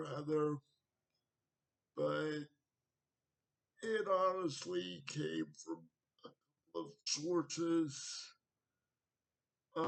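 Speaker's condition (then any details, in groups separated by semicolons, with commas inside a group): Cerebral palsy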